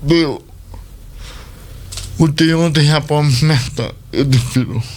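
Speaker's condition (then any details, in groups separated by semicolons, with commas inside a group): Cerebral palsy; speech not normal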